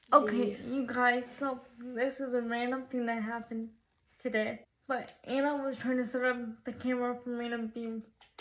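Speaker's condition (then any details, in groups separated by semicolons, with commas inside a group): Cerebral palsy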